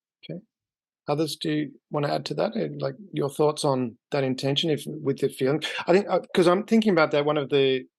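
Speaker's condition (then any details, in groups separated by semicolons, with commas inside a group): No condition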